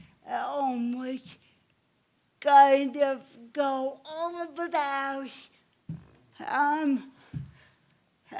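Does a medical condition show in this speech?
Yes: cerebral palsy; obvious speech impairment.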